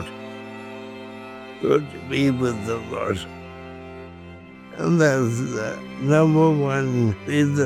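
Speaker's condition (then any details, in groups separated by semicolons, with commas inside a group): Amyotrophic lateral sclerosis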